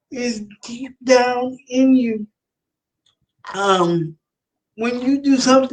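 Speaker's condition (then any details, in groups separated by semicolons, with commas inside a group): Cerebral palsy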